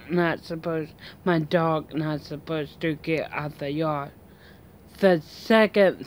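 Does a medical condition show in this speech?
Yes: mild cerebral palsy.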